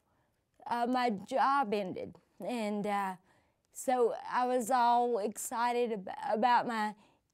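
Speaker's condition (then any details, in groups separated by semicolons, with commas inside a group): Cerebral palsy; from birth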